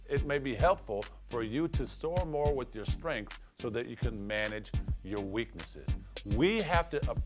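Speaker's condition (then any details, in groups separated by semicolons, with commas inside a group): No condition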